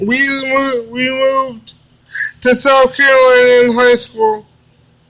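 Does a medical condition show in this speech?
Yes: cerebral palsy; limited use of the hands.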